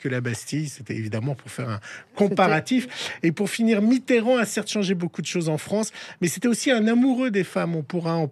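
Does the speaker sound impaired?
No.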